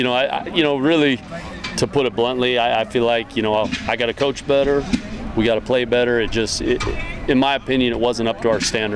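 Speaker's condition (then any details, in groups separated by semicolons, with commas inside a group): No condition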